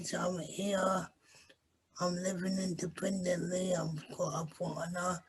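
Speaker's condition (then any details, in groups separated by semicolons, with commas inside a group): Cerebral palsy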